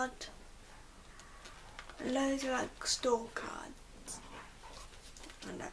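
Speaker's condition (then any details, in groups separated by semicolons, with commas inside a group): Cerebral palsy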